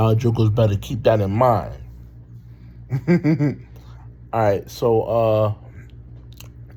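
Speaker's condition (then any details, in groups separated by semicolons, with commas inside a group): Cerebral palsy; talks very well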